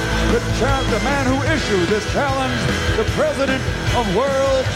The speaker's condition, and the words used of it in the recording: No condition.